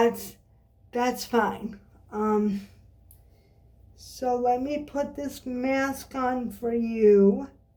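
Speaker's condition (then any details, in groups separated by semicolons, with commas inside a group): Cerebral palsy; occasional swallowing problems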